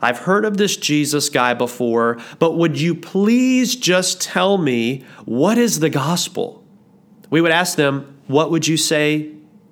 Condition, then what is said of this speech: No condition.